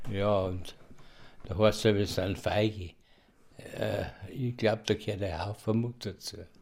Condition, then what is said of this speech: Parkinson's disease. Ich noch normal machen, aber langsamer. Wie zum Beispiel reden.